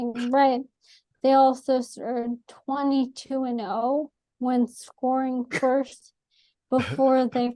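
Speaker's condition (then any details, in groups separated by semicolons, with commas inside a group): ALS; atypical case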